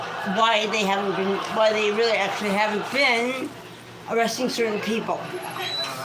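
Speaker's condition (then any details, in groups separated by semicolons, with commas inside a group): Cerebral palsy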